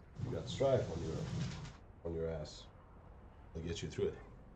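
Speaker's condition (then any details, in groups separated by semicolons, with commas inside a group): No condition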